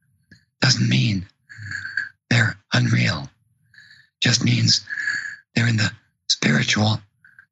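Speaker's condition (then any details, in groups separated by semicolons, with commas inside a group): Vocal cord paralysis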